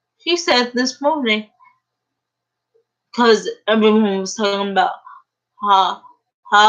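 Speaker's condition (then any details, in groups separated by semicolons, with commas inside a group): Cerebral palsy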